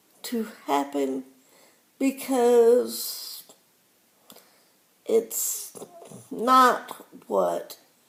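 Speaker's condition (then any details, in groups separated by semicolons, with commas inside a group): Cerebral palsy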